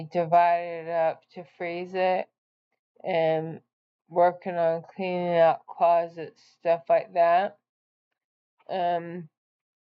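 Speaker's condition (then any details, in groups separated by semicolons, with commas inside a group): ALS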